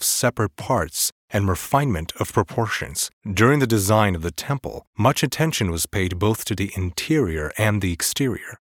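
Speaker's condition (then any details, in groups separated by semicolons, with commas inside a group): No condition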